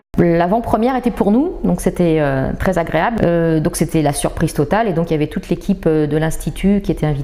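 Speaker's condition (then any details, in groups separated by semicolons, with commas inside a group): No condition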